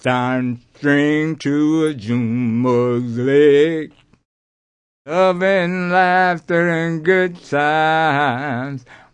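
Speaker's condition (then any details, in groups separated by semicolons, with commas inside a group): Aphasia after strokes; singing suggested by doctor as therapy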